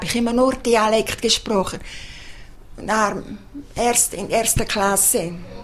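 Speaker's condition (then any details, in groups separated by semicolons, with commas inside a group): Hearing impairment; wears hearing aid, oral dialect upbringing, sign language from first grade, Sprachschule St. Gallen; hears no street noise outside, must wear hearing aid; sign language as mother tongue, speaks aloud with hearing people, signs voicelessly at home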